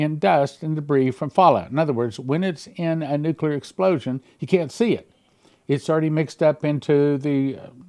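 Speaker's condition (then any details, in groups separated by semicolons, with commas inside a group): No condition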